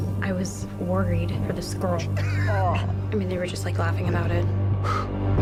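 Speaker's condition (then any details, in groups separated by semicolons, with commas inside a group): No condition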